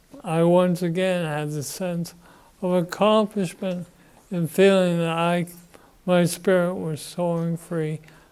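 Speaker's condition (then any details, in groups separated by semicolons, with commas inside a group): Parkinson's disease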